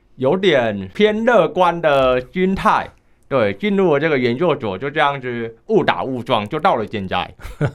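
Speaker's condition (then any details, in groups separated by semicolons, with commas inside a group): Hearing impairment, high-frequency hearing loss, mild; underwent speech rehabilitation therapy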